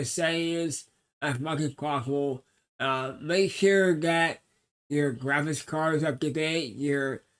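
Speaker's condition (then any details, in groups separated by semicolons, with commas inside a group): Cerebral palsy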